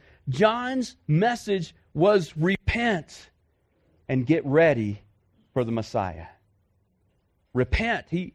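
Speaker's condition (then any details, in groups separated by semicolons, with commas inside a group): No condition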